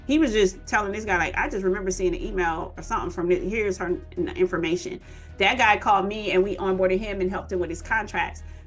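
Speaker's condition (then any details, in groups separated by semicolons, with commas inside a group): No condition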